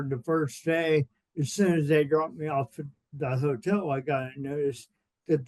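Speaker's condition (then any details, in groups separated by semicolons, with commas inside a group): Cerebral palsy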